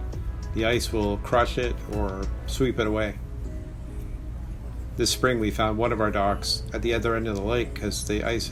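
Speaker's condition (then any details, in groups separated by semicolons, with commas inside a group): No condition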